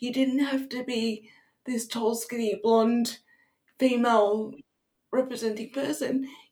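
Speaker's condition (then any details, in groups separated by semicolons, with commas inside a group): Cerebral palsy; speech higher on bad days, people on cam often think drunk at first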